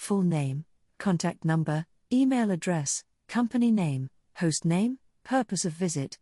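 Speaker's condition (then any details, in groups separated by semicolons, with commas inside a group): No condition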